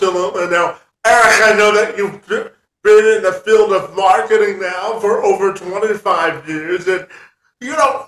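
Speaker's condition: Cerebral palsy; severe cerebral palsy

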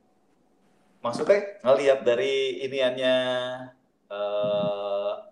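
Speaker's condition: No condition

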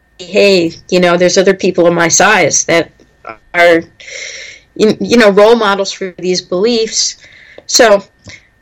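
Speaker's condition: No condition

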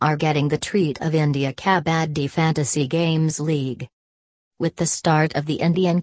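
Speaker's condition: No condition

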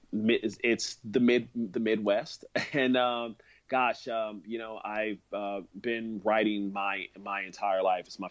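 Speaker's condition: Stutter; reports having overcome stutter and fear of it, gave TEDx talk on it; still describes self as someone who has a stutter; past struggles speaking in front of audiences, laughed at, practiced speech repeatedly before Glide church talk; repeated sounds, repeated words

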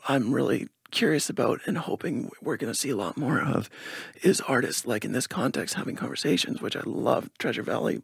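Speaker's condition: Spasmodic dysphonia; energy healing

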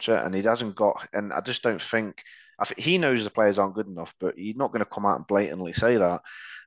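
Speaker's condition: No condition

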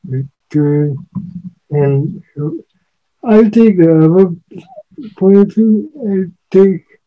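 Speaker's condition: Cerebral palsy; present from birth, uses wheelchair

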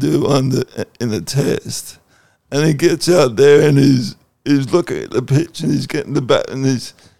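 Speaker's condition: Cerebral palsy

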